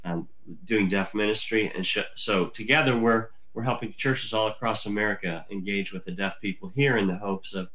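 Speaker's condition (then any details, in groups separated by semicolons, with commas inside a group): Cleft lip and palate; congenital cleft lip and palate, from birth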